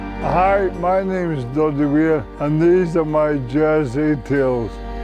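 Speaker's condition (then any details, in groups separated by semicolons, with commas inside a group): Motor neurone disease; terminal, whole body affected, muscle wastage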